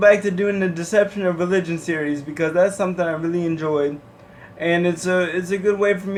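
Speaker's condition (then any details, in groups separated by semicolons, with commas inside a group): Cerebral palsy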